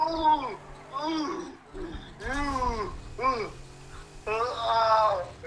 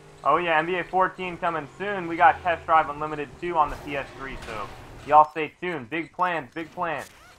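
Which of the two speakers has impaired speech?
The first: cerebral palsy.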